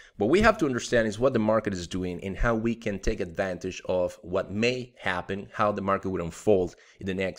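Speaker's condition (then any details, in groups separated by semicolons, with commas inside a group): No condition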